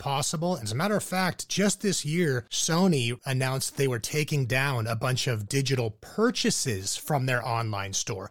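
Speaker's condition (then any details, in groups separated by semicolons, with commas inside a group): No condition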